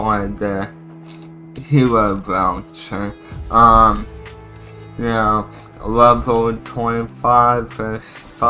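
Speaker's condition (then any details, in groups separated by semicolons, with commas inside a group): Cerebral palsy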